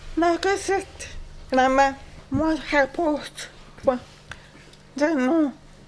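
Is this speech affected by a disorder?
Yes: deafness with hearing aid; profound deafness, cochlear implant refused out of habit, raised among deaf people only; simple hearing aid, hears a little noise with hearing aid, understands a little; short fragmented spoken French, uses signs and fingerspelling, Elodie relays and interprets.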